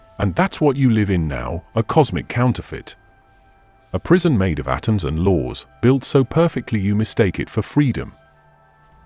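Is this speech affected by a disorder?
No.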